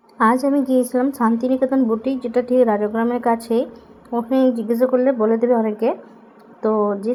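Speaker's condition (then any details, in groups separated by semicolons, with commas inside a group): No condition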